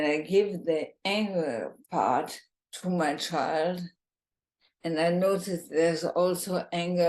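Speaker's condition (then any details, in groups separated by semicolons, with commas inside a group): ALS, bulbar form, bulbar onset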